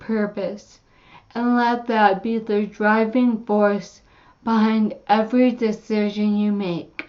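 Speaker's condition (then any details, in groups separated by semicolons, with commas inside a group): Cerebellar ataxia; caused by brain bleed, unsteady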